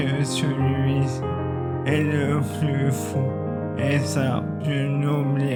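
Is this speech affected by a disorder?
Yes: ALS (maladie de Charcot); uses wheelchair.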